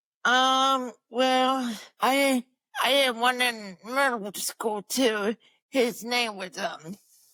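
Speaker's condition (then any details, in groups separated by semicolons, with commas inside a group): Cerebral palsy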